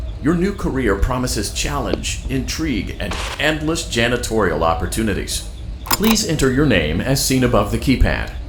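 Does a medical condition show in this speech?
No.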